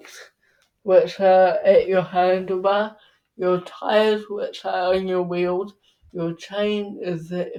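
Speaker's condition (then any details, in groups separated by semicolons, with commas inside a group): Cerebral palsy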